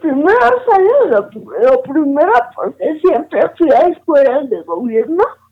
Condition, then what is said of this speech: Cerebral palsy. Que afortunadamente me había afectado como tal todo el cuerpo, me había permitido caminar, hablar y demás.